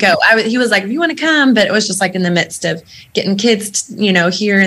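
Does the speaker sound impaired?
No.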